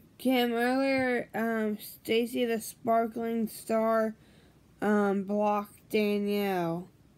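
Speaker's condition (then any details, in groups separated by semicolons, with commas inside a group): Brain injury; memory problems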